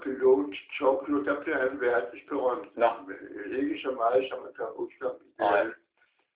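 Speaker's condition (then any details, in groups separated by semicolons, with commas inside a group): Parkinson's disease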